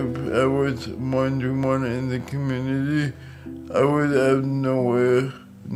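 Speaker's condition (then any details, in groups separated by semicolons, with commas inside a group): Cerebral palsy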